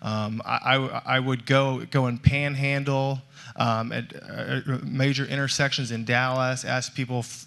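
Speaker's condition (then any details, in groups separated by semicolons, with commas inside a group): Stuttering; stutter since childhood; still stutters, speaks publicly on stage; stutter noticeable to listeners when speaking; repeated words, prolonged sounds, blocks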